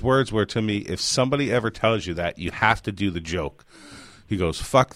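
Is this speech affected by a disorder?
No.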